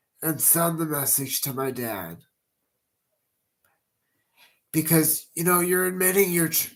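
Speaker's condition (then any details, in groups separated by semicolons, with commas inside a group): Cerebral palsy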